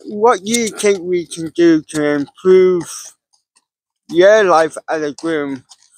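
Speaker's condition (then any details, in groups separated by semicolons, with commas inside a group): Cerebral palsy; mild, ataxic type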